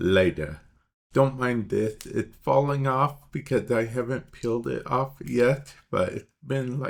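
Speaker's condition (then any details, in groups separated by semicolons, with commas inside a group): Traumatic brain injury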